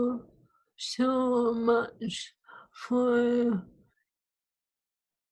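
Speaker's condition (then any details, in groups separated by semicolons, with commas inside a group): ALS; swallowing lost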